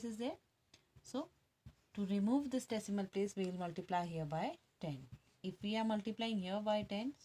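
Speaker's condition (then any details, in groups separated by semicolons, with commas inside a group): No condition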